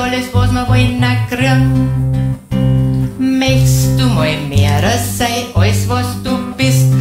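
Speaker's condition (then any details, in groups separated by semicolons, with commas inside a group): No condition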